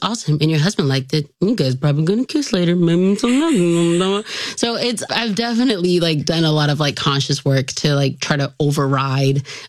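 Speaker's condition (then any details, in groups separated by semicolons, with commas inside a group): Tourette syndrome; diagnosed at age 11, movement and tic disorder; still has really bad days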